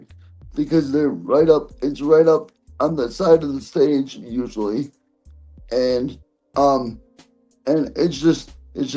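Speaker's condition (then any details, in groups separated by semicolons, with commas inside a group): Cerebral palsy; present from birth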